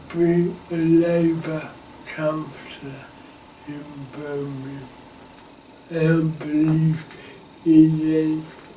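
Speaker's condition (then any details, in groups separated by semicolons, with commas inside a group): Cerebral palsy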